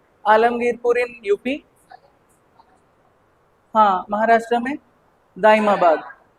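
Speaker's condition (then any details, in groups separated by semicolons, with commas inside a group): No condition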